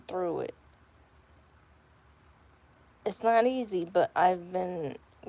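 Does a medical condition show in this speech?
Yes: cerebral palsy.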